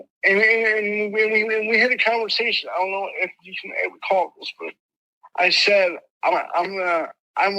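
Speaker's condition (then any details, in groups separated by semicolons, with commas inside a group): Mild cerebral palsy; speech impediment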